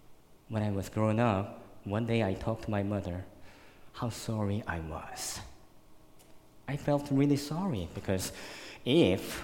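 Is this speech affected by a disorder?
Yes: cleft lip and palate; congenital, very severe, born in Korea, 12 surgeries to date, one in junior high; one more surgery planned in a couple of years; could not suck breast milk as newborn, fed formula and cow milk.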